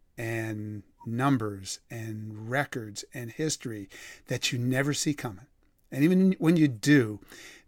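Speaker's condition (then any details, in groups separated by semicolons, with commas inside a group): No condition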